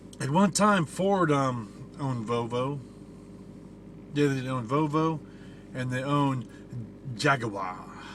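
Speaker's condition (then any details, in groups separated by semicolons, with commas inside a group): No condition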